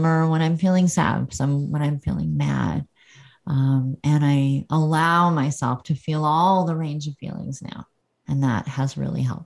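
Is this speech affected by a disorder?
Yes: cleft lip and palate; congenital, present from birth, could not be breastfed as infant; adult.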